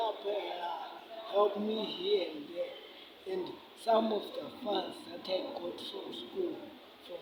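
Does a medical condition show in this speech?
Yes: cerebral palsy; affects speech and hands.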